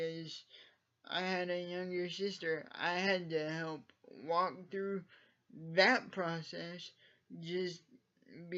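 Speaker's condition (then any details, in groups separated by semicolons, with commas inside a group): Cerebral palsy; from birth, uses wheelchair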